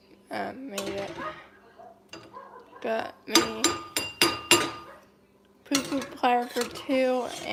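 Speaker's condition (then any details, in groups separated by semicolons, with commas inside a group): Cerebral palsy, mild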